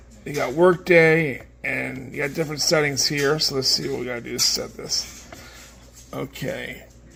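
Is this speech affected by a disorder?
No.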